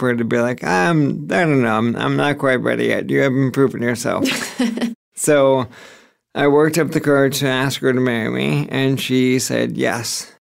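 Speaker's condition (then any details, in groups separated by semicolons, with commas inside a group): ALS; onset age 36, first symptom weak left hand cramping with pen, shaking hands; progressing slowly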